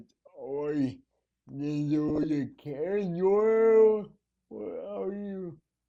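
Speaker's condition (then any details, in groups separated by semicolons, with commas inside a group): Cerebral palsy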